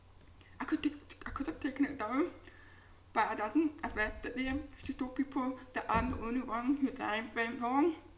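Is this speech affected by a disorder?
Yes: profound deafness; present since birth, struggled with hearing before implant; unsure whether speech clear enough to understand, captions provided for accessibility.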